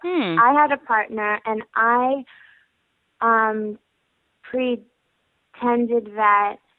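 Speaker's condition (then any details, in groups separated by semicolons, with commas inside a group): Stuttering; attends National Stuttering Association conferences; needs extra time to speak, letters to teachers, friends avoid filling in words; blocks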